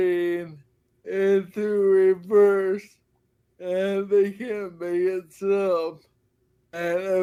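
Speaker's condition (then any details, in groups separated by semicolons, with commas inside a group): Friedreich's ataxia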